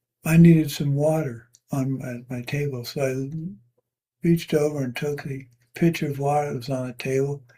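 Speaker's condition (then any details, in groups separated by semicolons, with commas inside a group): Parkinson's; tremor varies day to day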